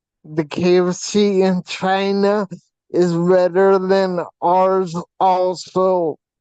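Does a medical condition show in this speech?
Yes: facial paralysis from hydrocephalus.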